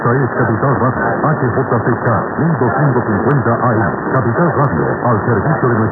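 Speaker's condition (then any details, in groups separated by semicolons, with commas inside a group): No condition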